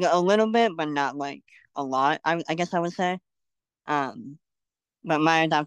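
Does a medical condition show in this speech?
Yes: cleft lip and palate; congenital.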